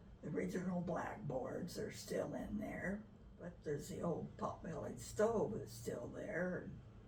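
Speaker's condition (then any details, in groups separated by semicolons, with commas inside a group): Parkinson's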